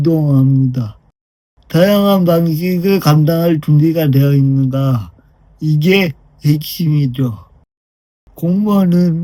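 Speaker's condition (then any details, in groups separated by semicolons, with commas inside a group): Brain lesion disability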